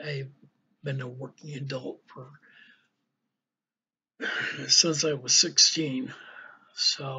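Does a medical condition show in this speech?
Yes: ataxia; balance loss; strong walking imbalance, developed over past year.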